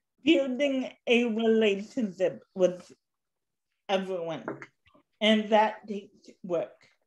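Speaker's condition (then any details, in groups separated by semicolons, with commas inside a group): Cerebral palsy; since birth, walks with walker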